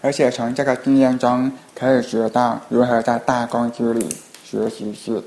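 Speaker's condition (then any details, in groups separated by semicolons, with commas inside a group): Hearing impairment; falls behind others' pace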